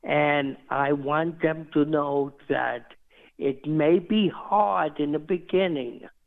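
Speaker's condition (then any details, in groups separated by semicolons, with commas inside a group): Cerebral palsy; walks independently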